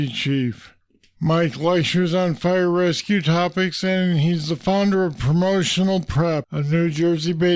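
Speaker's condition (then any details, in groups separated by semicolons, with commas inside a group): Parkinson's disease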